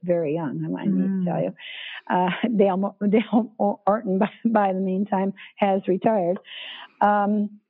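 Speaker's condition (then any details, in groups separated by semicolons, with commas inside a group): Expressive aphasia; stroke about 15 years ago, initially unable to read or write, lost numbers for a while; 15 years since stroke, reads quite well; thinking intact but spoken output tricky, words not as intended, speech not like before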